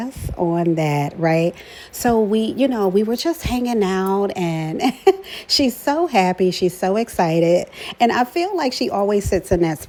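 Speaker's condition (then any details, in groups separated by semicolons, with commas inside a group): No condition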